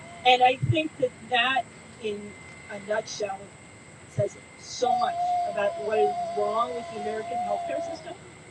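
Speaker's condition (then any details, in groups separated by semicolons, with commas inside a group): No condition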